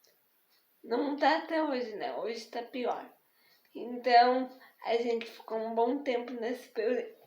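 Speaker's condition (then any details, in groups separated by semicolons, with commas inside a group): Spastic diplegic cerebral palsy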